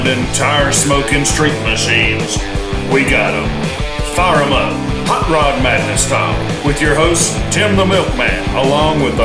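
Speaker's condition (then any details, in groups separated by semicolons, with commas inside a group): No condition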